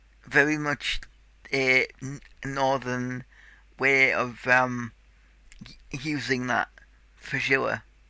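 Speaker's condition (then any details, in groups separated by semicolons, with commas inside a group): Cerebral palsy; tight muscles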